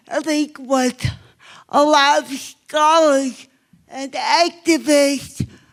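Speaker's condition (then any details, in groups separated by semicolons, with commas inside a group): Cerebral palsy; obvious speech impairment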